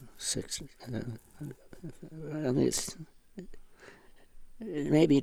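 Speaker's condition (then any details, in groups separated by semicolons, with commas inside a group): Parkinson's; symptoms grown tougher over time, on medication under Dr. Fawn, specialist in New York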